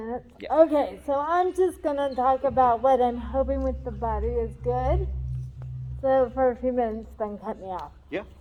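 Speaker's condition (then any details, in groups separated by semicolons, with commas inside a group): Cerebral palsy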